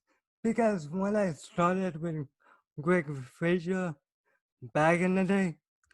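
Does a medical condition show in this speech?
Yes: cerebral palsy.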